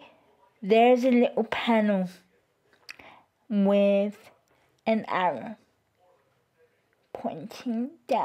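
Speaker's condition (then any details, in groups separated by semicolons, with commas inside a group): Cerebral palsy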